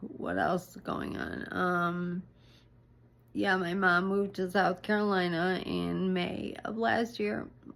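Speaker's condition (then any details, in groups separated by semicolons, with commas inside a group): ALS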